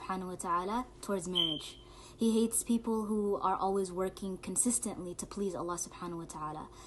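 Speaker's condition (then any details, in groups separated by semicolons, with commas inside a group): No condition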